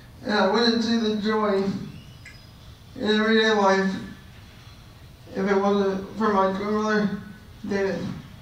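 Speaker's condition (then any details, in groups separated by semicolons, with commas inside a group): Cerebral palsy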